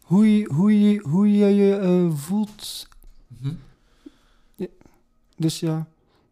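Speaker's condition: Stuttering; stuttering since primary school, onset around age seven, first memory barely getting words out; speech therapy (logopedie) in Gent, sought after speaking worsened; variable, some days near perfect, stuttering sometimes strikes unexpectedly, more when tired, fluent chatting with friends; repeated sounds, repeated words

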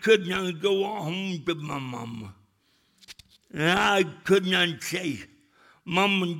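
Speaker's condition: Cerebral palsy; first word at age five

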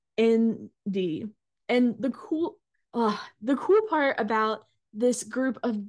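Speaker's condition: Stuttering; fear of speaking in front of groups, school accommodations for presenting projects, found national stuttering association; stumbles on own name, now stutters freely without guarding speech; prolonged sounds, blocks

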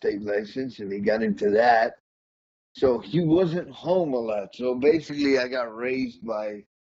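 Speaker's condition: Cerebral palsy; see and hear

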